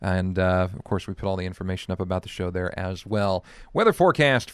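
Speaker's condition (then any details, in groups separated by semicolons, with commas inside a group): No condition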